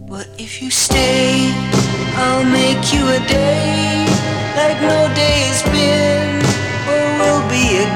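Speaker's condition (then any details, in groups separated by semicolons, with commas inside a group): No condition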